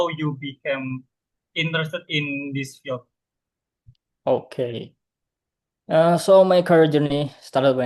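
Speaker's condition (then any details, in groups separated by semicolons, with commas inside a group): No condition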